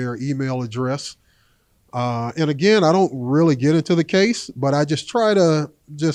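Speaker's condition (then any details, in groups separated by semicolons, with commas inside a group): No condition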